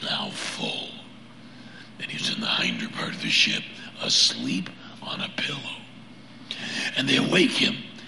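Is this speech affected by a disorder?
Yes: laryngeal cancer; prior chemo and radiation.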